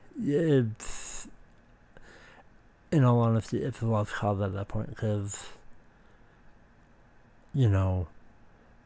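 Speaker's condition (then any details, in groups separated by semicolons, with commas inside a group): Speech impediment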